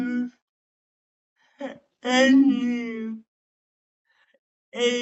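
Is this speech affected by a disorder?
Yes: cerebral palsy.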